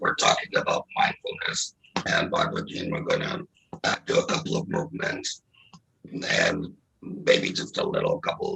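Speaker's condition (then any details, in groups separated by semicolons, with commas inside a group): Laryngectomy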